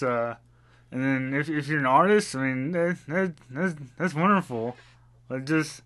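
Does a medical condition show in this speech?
Yes: rapid onset dystonia-parkinsonism; affects speech, balance and dexterity, Parkinson-like characteristics.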